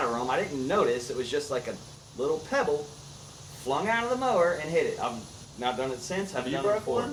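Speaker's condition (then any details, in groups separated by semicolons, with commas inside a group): No condition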